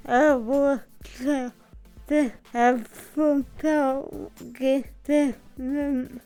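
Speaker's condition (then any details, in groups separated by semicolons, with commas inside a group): Cerebral palsy; from birth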